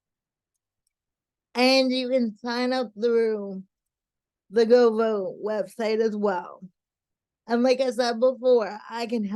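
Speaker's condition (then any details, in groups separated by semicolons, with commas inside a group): Cerebral palsy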